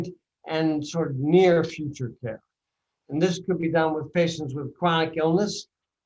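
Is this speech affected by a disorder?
Yes: bulbar onset ALS, mild.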